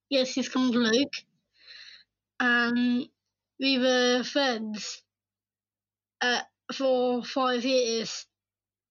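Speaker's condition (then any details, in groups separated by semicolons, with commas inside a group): Down syndrome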